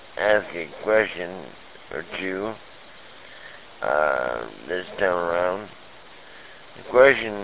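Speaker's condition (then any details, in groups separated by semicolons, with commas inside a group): Speech impediment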